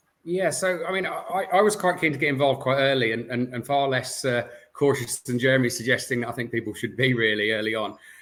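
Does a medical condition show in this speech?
No.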